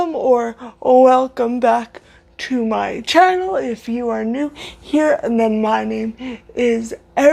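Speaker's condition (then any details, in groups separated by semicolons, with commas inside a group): Cerebral palsy, severe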